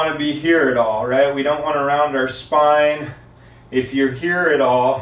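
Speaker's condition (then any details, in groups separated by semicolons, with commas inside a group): No condition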